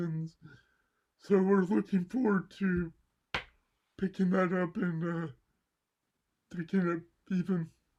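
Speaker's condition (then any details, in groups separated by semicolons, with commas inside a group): Cerebral palsy; mild left side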